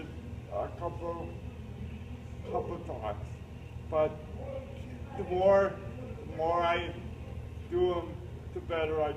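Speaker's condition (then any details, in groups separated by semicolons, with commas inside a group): Cerebral palsy; uses a lift for transfers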